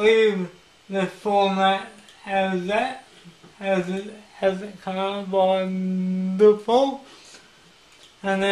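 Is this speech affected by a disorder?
Yes: cerebral palsy.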